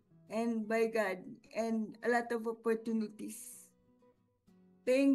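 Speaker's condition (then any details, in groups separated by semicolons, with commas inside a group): Cerebral palsy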